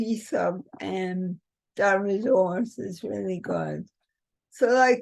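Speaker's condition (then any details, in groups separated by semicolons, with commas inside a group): Cerebral palsy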